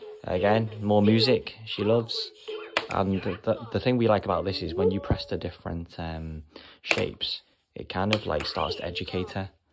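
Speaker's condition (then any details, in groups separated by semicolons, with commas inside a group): No condition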